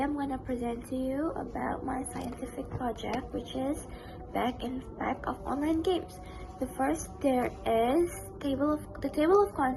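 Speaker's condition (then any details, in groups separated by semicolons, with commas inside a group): No condition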